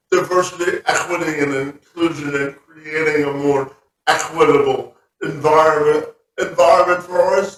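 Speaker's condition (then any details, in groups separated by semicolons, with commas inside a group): Spastic quadriplegic cerebral palsy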